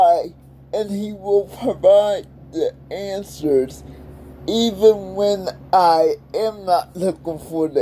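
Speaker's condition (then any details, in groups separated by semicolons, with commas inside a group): Cerebral palsy; several unnoticed strokes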